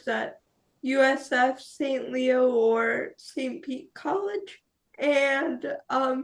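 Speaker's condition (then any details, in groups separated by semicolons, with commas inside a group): Cerebral palsy; speech not affected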